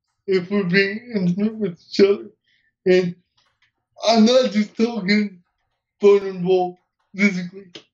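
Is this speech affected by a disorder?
Yes: cerebral palsy; uses wheelchair.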